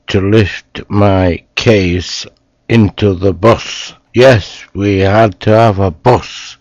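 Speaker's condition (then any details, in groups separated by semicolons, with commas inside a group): Motor neuron disease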